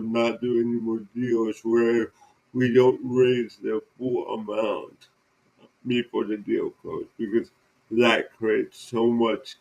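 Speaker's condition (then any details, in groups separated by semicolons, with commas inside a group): Cerebral palsy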